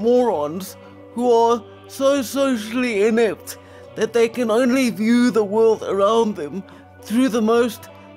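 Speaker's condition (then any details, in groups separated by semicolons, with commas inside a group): Quadriplegic cerebral palsy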